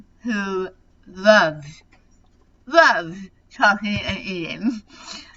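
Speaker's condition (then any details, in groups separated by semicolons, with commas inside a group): Tongue cancer surgery; over half of tongue removed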